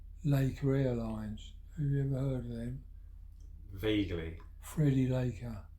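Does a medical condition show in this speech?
Yes: Parkinson's.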